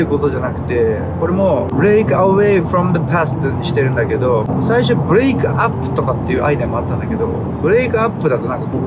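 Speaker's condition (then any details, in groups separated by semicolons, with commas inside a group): No condition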